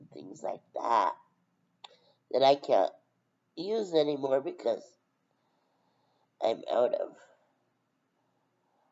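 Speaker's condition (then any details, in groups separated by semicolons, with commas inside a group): Brain injury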